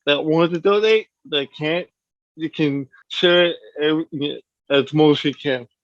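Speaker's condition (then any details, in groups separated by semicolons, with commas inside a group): Cerebral palsy; from birth, lower limbs affected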